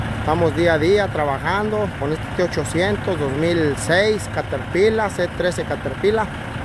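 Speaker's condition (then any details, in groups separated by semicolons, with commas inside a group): No condition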